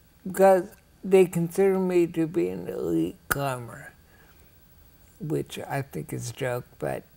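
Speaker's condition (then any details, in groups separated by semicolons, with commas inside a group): Ataxia; rare, progressive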